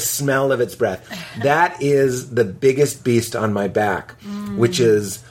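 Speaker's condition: No condition

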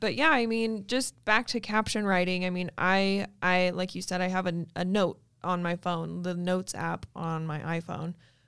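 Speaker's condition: No condition

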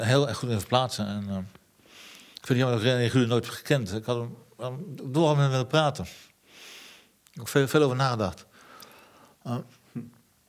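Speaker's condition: Parkinson's disease; half purely Parkinson motor problem

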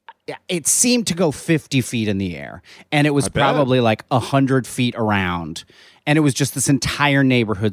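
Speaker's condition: No condition

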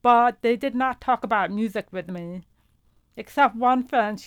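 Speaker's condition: Profound deafness; hears vowels but not consonants

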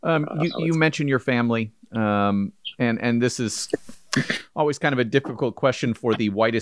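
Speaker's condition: No condition

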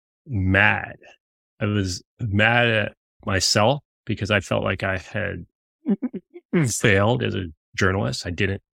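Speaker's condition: Stutter; still stutters as adult; stutters visibly and audibly; blocks

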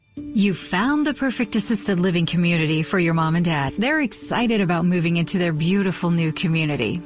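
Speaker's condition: No condition

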